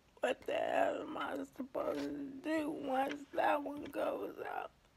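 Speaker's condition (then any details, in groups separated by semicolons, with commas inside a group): ALS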